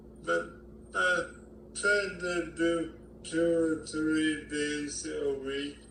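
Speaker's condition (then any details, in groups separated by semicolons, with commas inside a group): ALS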